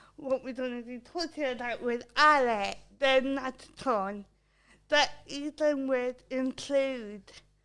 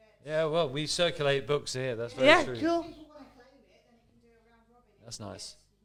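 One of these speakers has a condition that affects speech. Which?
The first: cerebral palsy.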